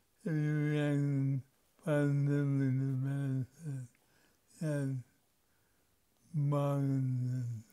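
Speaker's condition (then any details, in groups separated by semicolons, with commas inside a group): Parkinson's disease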